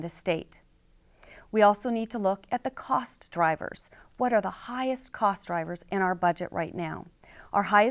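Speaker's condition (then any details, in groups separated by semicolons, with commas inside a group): No condition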